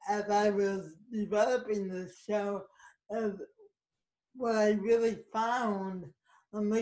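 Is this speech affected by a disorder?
Yes: cerebral palsy.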